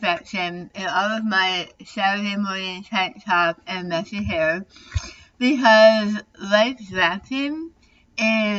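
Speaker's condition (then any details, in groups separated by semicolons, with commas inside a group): Tongue cancer surgery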